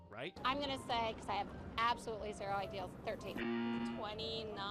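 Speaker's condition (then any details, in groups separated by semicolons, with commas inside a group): No condition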